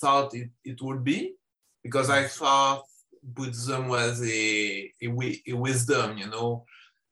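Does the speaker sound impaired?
Yes: stuttering; lifelong stutter; openly stutters, no longer hides it, gives speeches in schools and media; formerly hid stuttering, media interviews difficult and anxiety-provoking; here repeated sounds, prolonged sounds, blocks.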